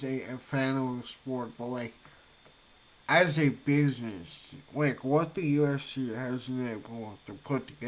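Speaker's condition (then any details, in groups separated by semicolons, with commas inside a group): Cerebral palsy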